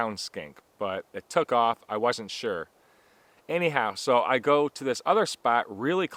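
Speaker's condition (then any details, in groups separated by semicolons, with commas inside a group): No condition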